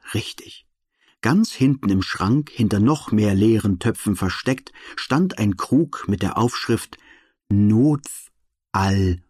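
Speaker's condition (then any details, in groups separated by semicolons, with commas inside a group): No condition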